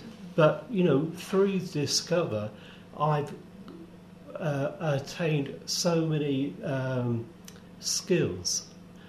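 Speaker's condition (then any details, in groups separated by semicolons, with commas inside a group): Aphasia; aphasia after stroke, right-sided weakness, early cognitive difficulties telling time and drawing shapes; attends Discover aphasia groups run by speech and language therapists, greatly improved; communicates reasonably well but needs time, words often escape, speaks slowly and clearly, reading, writing affected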